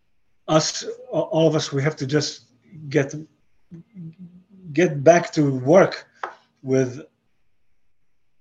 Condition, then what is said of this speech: Aphasia. But here I am, you know, I'm trying to have a conversation with a subject matter that's been interesting, and I can't, you know, do anything with it